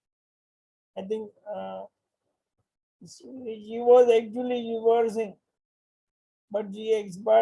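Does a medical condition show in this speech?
Yes: motor neurone disease; voice strong and loud.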